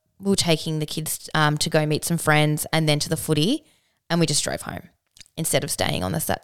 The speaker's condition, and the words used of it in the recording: None; typical speech.